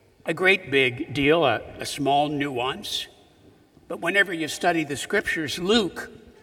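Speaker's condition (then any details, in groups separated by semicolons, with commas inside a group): No condition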